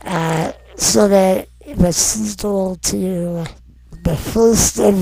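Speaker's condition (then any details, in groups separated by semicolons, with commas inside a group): Non-progressive muscular dystrophy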